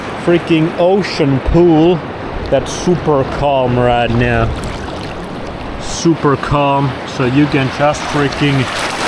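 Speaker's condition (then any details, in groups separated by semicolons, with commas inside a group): No condition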